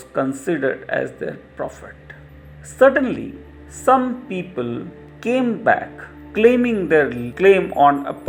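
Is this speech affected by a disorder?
No.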